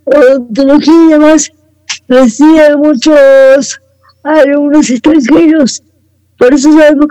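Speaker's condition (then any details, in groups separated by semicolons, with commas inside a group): Cerebral palsy; wheelchair user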